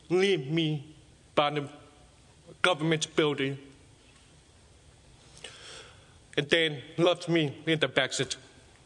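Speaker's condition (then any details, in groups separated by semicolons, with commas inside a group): Deafness; deafness from early childhood in China, untreated ear infections, scar tissue in ears; deaf and mute as a child, now speaks, understood by most people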